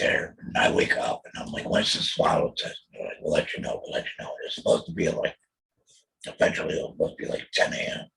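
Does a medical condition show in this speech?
Yes: total laryngectomy.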